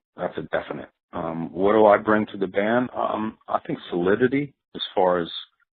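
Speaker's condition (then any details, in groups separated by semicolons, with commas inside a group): No condition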